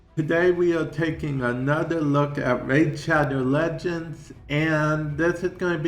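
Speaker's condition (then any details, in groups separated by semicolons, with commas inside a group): Cerebral palsy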